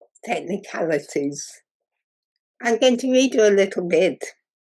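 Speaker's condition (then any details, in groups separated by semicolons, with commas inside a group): Muscular dystrophy; progressive muscle wasting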